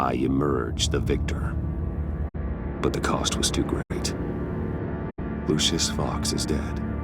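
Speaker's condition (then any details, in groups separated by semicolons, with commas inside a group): No condition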